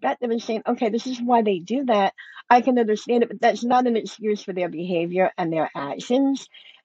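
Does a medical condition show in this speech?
Yes: cleft lip and palate; speech affected, workplace discrimination over how speaks.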